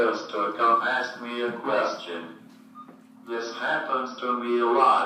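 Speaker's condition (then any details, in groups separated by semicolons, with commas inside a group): Cerebral palsy, speech-generating device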